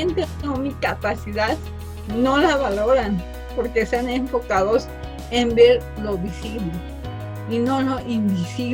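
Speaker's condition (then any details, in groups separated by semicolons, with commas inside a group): Cerebral palsy from birth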